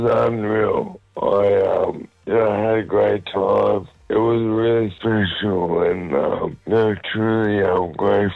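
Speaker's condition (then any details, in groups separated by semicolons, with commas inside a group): MND; motor neurone disease, diagnosed a little over a month ago; symptoms stable, maintained with diet and exercise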